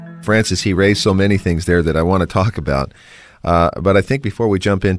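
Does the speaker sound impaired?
No.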